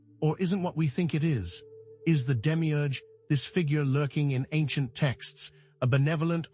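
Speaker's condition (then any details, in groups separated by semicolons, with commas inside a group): No condition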